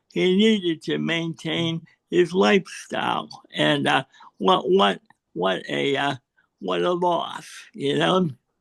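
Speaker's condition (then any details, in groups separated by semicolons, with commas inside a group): Cerebral palsy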